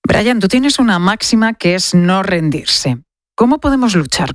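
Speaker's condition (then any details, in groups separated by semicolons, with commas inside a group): No condition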